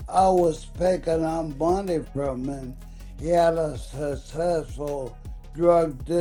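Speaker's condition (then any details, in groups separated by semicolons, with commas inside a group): ALS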